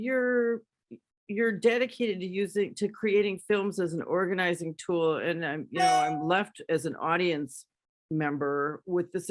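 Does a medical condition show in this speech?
No.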